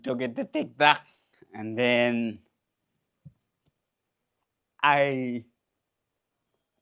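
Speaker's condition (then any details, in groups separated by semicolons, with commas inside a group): Cerebral palsy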